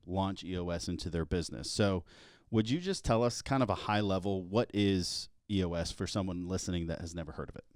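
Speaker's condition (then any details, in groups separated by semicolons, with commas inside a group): No condition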